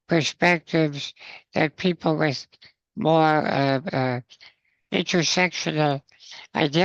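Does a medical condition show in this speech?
Yes: spinal muscular atrophy.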